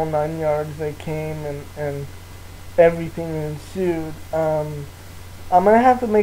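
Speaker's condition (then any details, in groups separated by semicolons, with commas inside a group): Cerebral palsy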